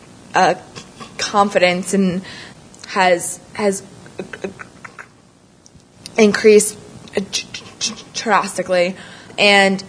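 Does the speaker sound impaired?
Yes: stuttering; stuttering recognized as a problem around fourth grade after changing schools, first met others who stutter through Our Time at 16; stuttered a lot on own name in tenth grade, used tricks to hide stuttering; here repeated words, prolonged sounds, blocks.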